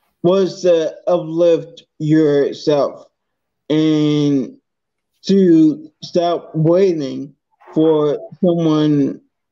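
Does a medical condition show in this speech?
Yes: multiple sclerosis.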